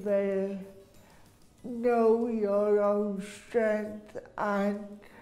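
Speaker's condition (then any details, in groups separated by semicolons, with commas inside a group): Cerebral palsy; speech impediment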